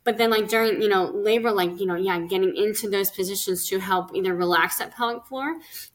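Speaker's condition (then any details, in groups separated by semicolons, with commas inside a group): Cleft lip and palate; several facial surgeries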